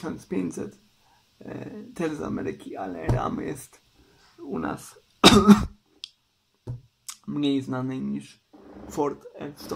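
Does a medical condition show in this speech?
Yes: cerebral palsy; uses wheelchair.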